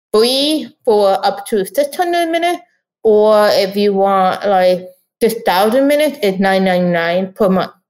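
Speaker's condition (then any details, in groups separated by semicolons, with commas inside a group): Deafness; lifelong, cannot use audio-only resources or screen readers; follows conversation via live ai transcription on tablet; speaks unaided, ai transcription needed adapting to own voice, cannot understand own recorded speech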